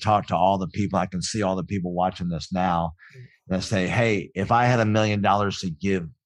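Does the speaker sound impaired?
Yes: cleft palate; congenital cleft palate.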